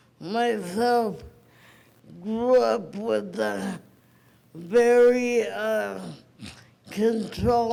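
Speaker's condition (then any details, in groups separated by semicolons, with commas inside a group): Cerebral palsy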